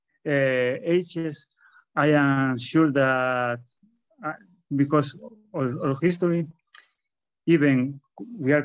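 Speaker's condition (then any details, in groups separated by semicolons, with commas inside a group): Stuttering; stutter in public speaking, attributed to lifelong shyness and introversion; stutters a lot when talking in public; repeated sounds, prolonged sounds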